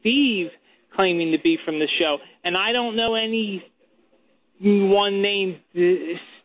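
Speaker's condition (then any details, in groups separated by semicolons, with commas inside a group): Stuttering; stuttering during phone call, speaking is difficult; stutters noticeably, talking difficult, slow to get to the point; prolonged sounds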